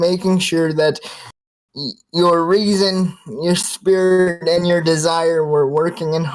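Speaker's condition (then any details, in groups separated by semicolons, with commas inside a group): Cerebral palsy, spastic quadriplegia, severe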